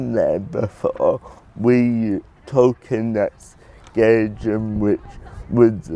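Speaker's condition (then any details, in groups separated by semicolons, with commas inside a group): Cerebral palsy; early prognosis of never talking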